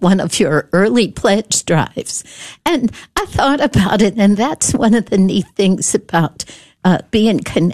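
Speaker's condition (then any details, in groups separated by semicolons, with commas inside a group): Spasmodic dysphonia; brain condition, muscles miscoordinate, care at UT Health Science Center, speech therapists; voice problem, speech gets out of whack, still able to speak if careful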